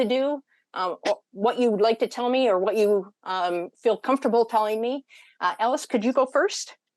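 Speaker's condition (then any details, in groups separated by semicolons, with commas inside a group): No condition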